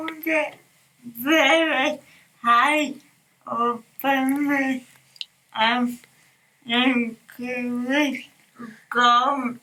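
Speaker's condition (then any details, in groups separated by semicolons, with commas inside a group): Cerebral palsy; from birth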